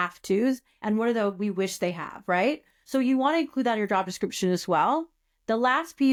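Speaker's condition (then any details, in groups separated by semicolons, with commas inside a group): No condition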